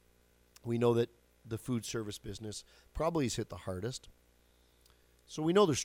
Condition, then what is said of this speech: No condition.